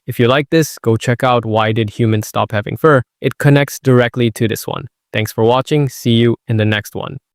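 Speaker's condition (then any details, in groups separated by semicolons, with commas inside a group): No condition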